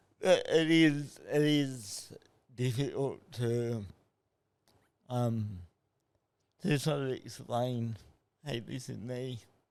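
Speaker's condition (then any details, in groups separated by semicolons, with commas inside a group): Cerebral palsy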